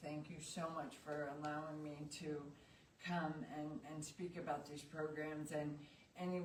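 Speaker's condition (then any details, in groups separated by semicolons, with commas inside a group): ALS; sporadic, earlier cervical surgery replacing three discs; slow progressor, walks, moves arms, hand weakness; cannot speak or breathe lying flat, still able to speak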